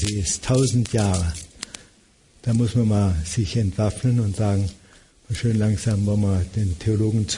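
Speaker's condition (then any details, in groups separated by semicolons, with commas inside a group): Parkinson's disease; reduced mobility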